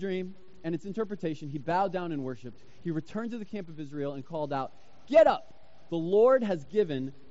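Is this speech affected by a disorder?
No.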